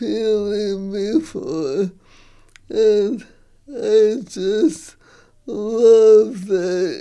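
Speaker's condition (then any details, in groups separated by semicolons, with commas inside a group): ALS; treated at Mayo Clinic in Rochester, stem cell research program, progression possibly slowed; talking more difficult, facial muscles weaker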